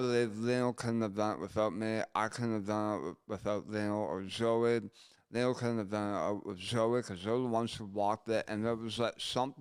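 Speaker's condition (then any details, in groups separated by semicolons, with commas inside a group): Gunshot injury to chin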